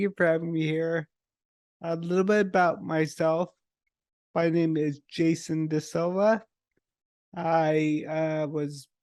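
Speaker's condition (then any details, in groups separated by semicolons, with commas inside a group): Multiple sclerosis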